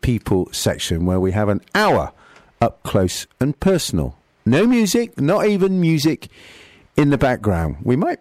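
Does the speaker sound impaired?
No.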